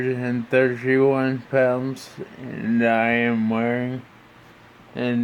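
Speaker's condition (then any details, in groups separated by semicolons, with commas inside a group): Brain injury (brain shearing)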